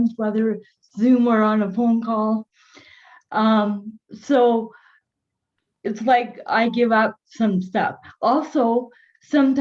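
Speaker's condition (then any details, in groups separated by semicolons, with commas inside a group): Cerebral palsy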